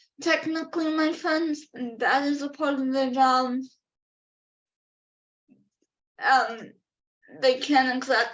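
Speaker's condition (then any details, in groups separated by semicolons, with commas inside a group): Cerebral palsy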